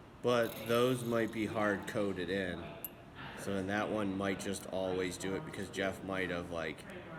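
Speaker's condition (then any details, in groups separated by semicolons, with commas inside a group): No condition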